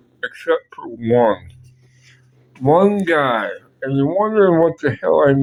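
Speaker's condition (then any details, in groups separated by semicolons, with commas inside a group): Parkinson's; speech impediment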